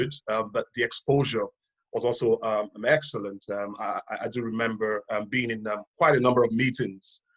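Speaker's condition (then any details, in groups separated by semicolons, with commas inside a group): No condition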